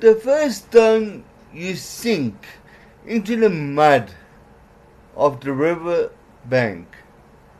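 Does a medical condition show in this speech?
Yes: cerebral palsy; worse when mouth tires.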